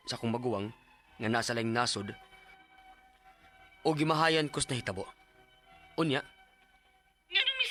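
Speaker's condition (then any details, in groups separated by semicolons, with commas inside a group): No condition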